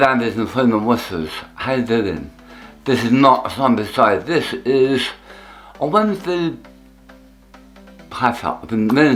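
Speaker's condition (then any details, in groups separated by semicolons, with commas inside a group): Tongue cancer; post surgery and radiotherapy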